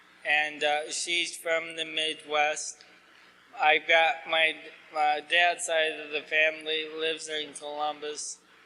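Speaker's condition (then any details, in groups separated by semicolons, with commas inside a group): ALS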